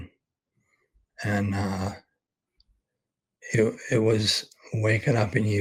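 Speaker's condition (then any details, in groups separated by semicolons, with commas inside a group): ALS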